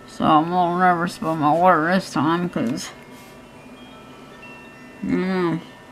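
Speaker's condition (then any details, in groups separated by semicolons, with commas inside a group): Cerebral palsy; hands affected, shaking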